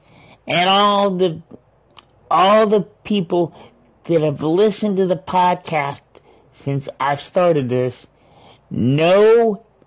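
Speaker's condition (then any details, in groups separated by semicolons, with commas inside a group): Cerebral palsy; legal blindness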